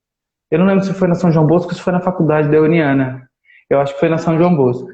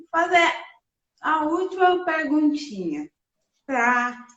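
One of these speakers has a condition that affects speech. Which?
The second: cerebral palsy; present since birth, uses wheelchair.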